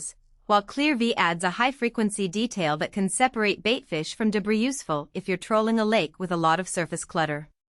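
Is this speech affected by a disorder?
No.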